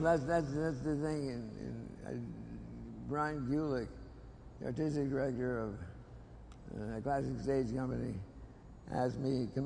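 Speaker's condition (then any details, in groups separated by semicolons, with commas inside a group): Parkinson's disease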